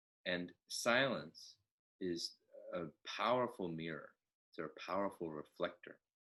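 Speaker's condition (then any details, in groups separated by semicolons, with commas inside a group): No condition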